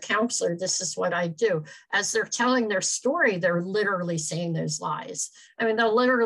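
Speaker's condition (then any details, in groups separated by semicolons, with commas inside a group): Cleft palate; congenital, extremely severe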